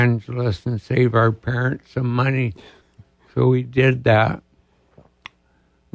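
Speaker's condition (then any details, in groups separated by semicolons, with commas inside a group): ALS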